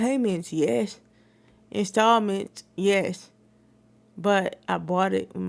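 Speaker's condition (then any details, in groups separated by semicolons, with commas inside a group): Cerebral palsy; wheelchair user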